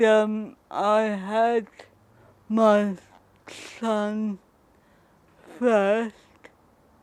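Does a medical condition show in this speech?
Yes: cerebral palsy; fine motor difficulties, late diagnosis; speech needs patient listeners.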